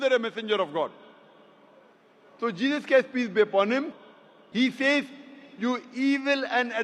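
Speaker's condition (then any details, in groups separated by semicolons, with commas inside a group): No condition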